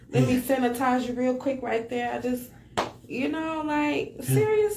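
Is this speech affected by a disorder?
No.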